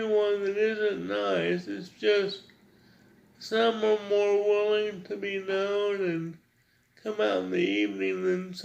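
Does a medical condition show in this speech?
Yes: cerebral palsy; wants clearer, more precise speech.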